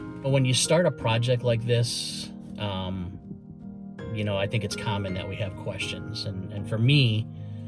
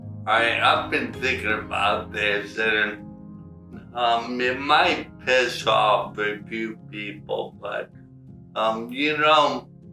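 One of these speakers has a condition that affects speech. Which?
The second: traumatic brain injury (pontine cavernoma); two pontine bleeds from cavernous malformation, two surgeries.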